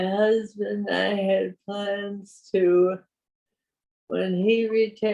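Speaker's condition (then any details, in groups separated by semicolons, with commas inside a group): Parkinson's; voice weaker than before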